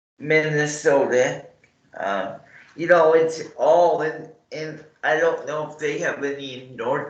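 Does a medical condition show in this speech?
Yes: cerebral palsy; morning medication.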